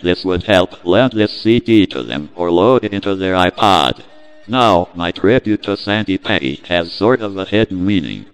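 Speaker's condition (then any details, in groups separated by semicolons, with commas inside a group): Cerebral palsy; speech impediment, own speech hard to understand, uses speech synthesizers, deck talk programmed to sing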